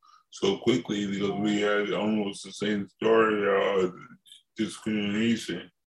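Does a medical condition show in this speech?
Yes: cerebral palsy; from birth.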